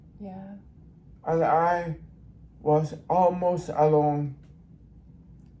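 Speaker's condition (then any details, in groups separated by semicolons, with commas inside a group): Brain injury; in brain injury rehab facility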